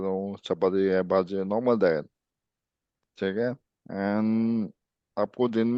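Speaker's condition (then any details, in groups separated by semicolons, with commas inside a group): ALS; speech improved a little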